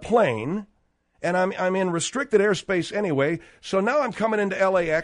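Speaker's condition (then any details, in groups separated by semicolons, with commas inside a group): No condition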